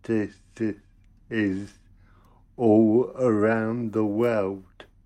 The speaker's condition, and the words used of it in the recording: Cerebral palsy. No, you're fine. I'm only speaking quiet because I've got thin walls.